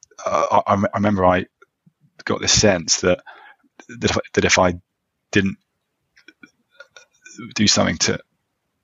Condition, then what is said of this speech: Stuttering. Want to get to a stage where I can speak a bit more easily in terms of stammering openly, and I kind of don't always